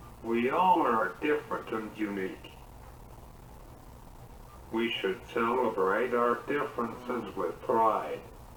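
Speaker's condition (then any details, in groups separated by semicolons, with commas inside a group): Cerebral palsy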